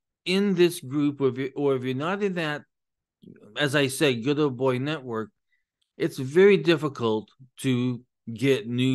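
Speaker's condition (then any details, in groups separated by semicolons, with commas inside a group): No condition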